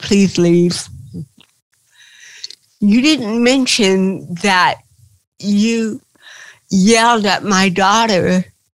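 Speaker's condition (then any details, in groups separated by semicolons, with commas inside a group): Cerebral palsy; since birth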